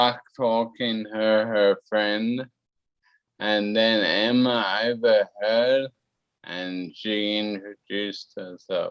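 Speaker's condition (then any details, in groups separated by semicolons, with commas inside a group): Cerebellar ataxia; wheelchair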